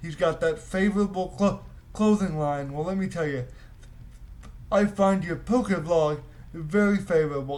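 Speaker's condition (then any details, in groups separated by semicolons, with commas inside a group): Cerebral palsy; voice tone sometimes odd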